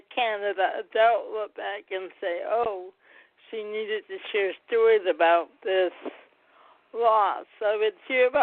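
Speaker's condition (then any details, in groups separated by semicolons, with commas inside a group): Cerebral palsy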